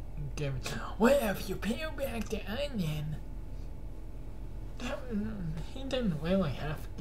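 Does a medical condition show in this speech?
Yes: cerebral palsy.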